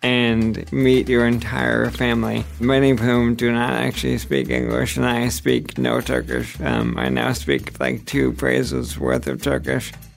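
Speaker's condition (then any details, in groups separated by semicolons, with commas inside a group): ALS; progressing slowly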